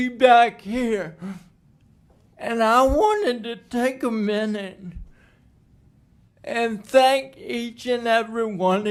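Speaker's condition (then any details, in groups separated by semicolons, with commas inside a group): Cerebral palsy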